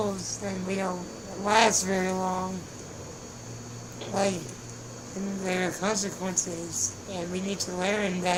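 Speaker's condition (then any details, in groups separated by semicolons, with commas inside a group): Spinal muscular atrophy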